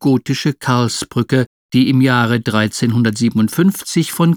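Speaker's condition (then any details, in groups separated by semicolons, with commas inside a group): No condition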